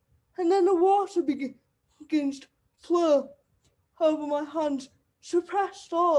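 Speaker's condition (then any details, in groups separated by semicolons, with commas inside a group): Cerebral palsy; wheelchair user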